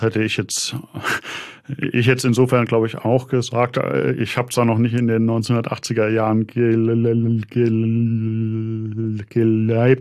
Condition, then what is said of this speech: Stuttering. Und sofort, wenn ich sage, ich stottere, gibt es die passende Blockade dazu.